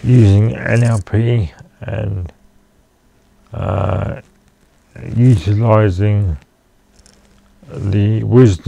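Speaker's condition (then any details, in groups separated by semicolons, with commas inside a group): Cerebral palsy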